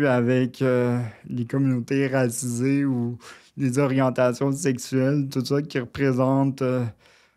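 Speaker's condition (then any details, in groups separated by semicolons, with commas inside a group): Cerebral palsy; brain damage, paralysis, wheelchair user; needs constant assistance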